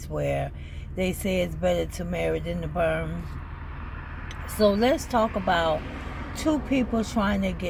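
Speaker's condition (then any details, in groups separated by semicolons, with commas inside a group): ALS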